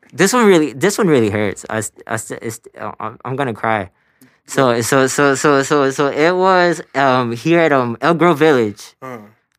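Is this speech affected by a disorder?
Yes: stutter; kept from trying comedy earlier; largely controlled per host; host notes no stuttering while recording, though word and phrase repetitions appear; here repeated sounds, repeated words, blocks.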